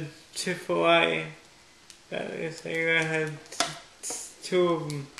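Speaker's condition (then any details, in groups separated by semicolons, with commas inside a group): Cerebral palsy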